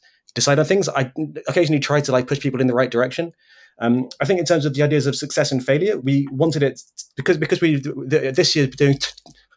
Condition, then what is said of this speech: Stuttering. This is exactly what I was saying before about sometimes difficult to record podcasts when you've got a speech impediment, which I find